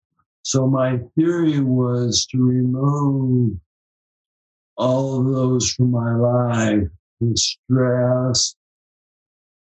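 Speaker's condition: ALS; cramping, spasticity, fasciculations from about 5 years ago, onset age 53, throat worst, legs minimally affected; slurred speech, lost deep resonating radio voice, throat badly affected

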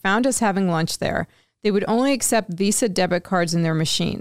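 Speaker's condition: No condition

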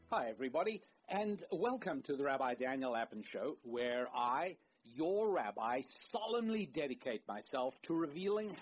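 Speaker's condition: No condition

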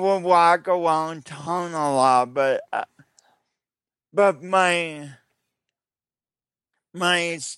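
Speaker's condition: Cerebral palsy; coordination difficulties

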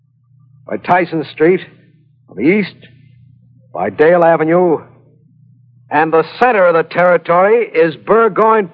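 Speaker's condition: No condition

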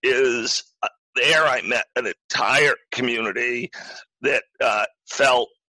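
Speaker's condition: Spasmodic dysphonia; acquired

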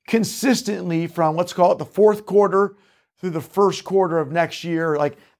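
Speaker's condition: No condition

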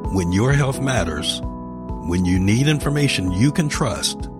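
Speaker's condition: No condition

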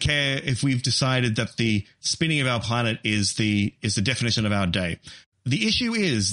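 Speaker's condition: No condition

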